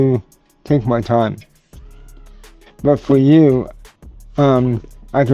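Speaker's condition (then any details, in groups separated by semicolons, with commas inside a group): Cerebral palsy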